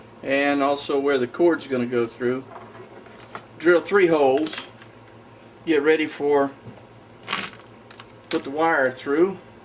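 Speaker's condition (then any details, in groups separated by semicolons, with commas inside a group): No condition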